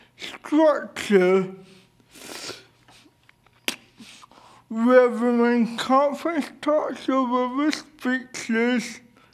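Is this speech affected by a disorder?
Yes: cerebral palsy.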